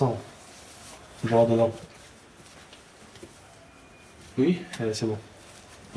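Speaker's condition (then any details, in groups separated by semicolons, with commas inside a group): No condition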